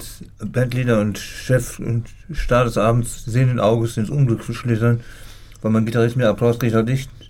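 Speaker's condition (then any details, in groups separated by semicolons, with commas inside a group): Parkinson's disease; fine motor decline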